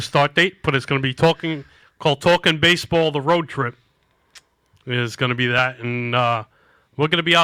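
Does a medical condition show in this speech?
No.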